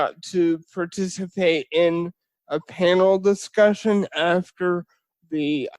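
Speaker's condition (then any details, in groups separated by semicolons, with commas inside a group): Spastic cerebral palsy; spastic form, quadriplegia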